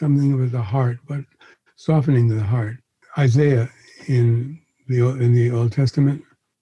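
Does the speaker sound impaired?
Yes: Parkinson's disease; onset around age 81, first noticed sign frozen mask-like face, diagnosed by neurologist, progressive.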